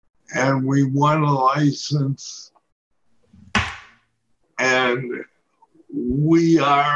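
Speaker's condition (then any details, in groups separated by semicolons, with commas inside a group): Parkinson's disease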